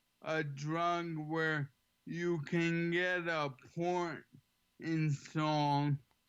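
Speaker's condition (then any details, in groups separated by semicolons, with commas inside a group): ALS; slightly slurred, has to slow down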